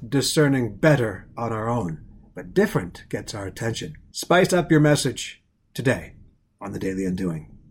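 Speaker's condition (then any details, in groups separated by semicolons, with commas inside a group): No condition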